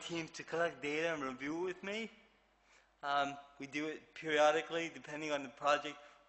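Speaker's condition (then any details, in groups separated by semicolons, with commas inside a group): Cerebral palsy; affects movement and speech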